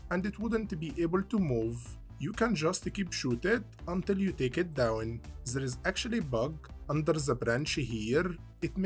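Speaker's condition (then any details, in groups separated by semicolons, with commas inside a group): No condition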